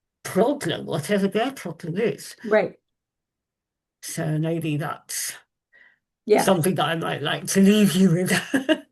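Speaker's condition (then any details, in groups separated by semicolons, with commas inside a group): Moebius syndrome facial paralysis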